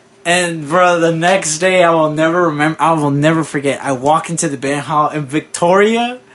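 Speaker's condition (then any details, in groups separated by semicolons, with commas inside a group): No condition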